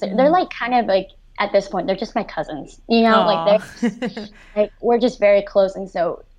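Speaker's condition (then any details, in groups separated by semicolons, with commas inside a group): Cleft lip and palate; severe cleft lip and palate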